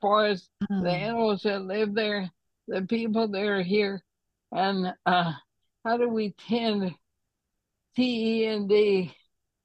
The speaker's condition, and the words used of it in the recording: ALS (motor neuron disease). No, sometimes I get a little, I have to take a breath or two.